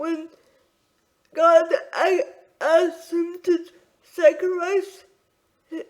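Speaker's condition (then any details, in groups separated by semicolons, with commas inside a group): Quadriplegic cerebral palsy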